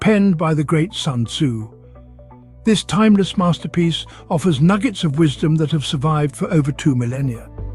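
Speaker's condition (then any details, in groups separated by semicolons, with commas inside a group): No condition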